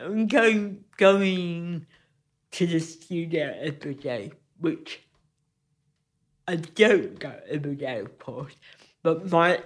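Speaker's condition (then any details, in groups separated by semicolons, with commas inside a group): Cerebral palsy; physically affects creating art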